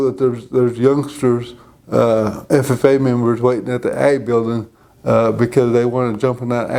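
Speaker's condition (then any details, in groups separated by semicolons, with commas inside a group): Cerebral palsy; present from birth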